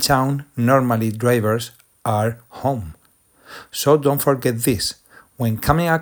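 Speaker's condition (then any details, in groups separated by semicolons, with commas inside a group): No condition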